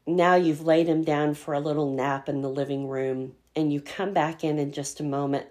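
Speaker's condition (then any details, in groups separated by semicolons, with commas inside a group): Cleft palate; congenital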